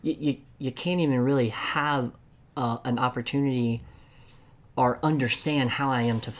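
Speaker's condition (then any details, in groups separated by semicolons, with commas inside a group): Cleft lip and palate; self-described enunciation not always good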